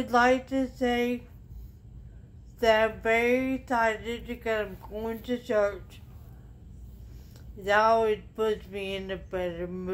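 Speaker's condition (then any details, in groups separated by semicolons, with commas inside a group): Traumatic brain injury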